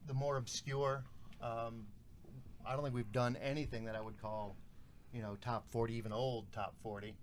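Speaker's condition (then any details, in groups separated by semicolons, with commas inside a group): No condition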